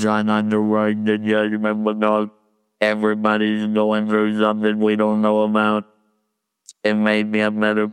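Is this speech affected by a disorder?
Yes: laryngectomy, total laryngectomy with electrolarynx; robotic electric wand voice, hard to understand at first, talking effortful, wand not hard to learn.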